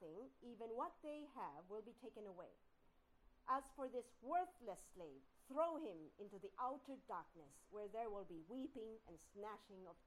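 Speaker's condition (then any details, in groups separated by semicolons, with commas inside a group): No condition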